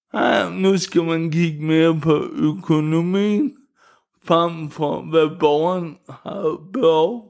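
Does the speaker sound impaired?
Yes: cerebral palsy; wheelchair user.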